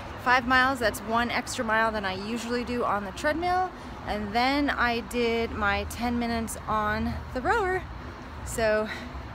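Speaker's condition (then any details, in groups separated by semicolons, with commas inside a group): No condition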